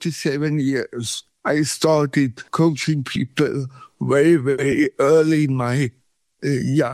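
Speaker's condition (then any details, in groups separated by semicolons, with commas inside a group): Cerebral palsy; feet opposite of Charlie Chaplin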